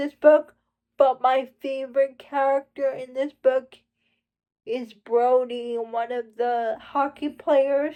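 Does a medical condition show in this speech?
Yes: cerebral palsy; uses wheelchair.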